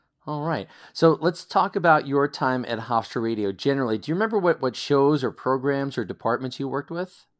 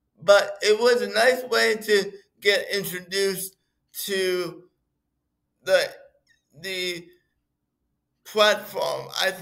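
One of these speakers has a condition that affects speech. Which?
The second: cerebral palsy; weekly voice work on projection and pronunciation.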